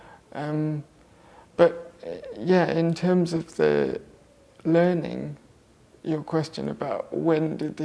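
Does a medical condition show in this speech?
Yes: cerebral palsy; left-sided muscle tension.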